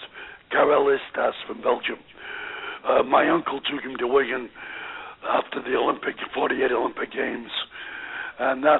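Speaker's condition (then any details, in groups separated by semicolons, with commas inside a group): Voice box damage after neck operation; may be hard to understand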